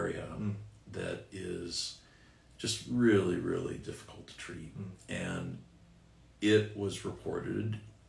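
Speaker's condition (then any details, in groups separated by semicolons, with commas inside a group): No condition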